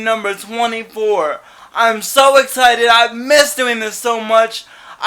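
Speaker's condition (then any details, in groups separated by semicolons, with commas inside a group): Cerebral palsy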